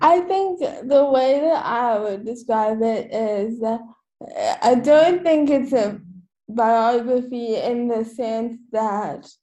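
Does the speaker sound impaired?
Yes: cerebral palsy; quadriplegic, wheelchair user.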